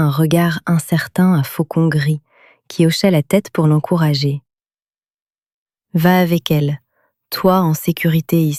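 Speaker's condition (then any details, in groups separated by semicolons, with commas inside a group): No condition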